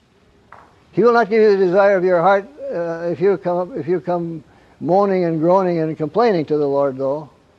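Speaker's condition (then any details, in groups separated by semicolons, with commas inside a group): Parkinson's; gets up around 3 am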